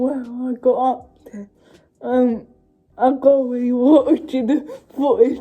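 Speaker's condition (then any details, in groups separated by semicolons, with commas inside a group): Cerebral palsy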